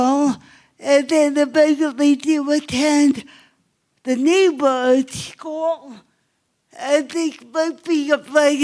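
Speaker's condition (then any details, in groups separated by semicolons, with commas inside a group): Cerebral palsy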